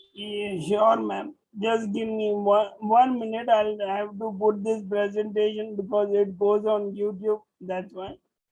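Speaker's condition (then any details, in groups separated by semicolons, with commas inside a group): Motor neurone disease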